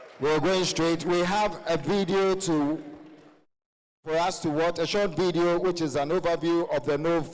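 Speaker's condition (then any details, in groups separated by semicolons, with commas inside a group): No condition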